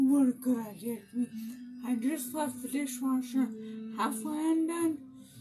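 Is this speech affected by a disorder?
Yes: brain injury.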